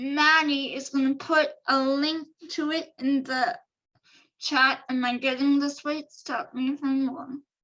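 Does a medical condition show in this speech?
Yes: cerebral palsy.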